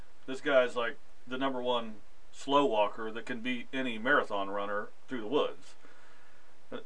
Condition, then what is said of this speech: No condition.